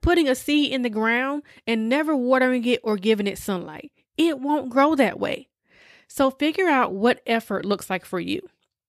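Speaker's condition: No condition

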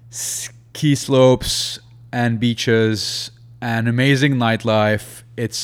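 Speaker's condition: Stutter; lifelong debilitating stutter, avoided speaking and people almost entirely; breathing technique from UK speech therapy course at 17 or 18, major progress past 3 years; deep breath every few words, Darth Vader sound, gets stuck on words, equal stuttering across languages; prolonged sounds, blocks

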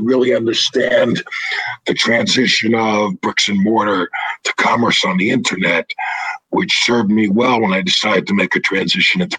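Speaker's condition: Throat cancer, vocal cords removed

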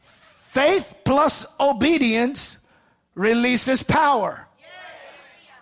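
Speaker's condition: No condition

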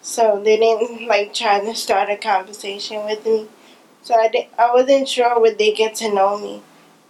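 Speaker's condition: Cerebral palsy

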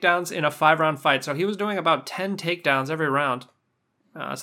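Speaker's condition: No condition

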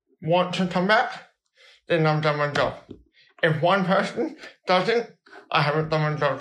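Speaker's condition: Cerebral palsy

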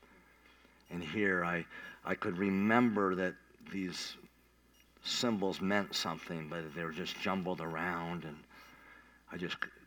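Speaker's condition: Cleft palate; once stopped breathing

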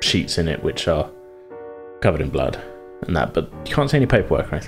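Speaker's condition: No condition

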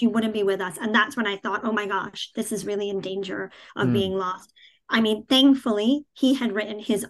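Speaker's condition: Cleft palate, cleft palate without cleft lip; not visible

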